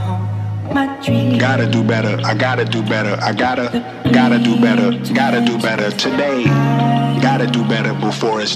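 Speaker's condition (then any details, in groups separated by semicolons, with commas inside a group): No condition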